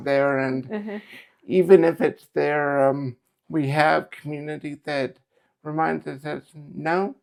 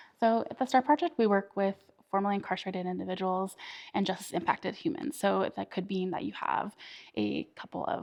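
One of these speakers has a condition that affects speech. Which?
The first: cerebral palsy; affects right side, right hand and leg; affects speech.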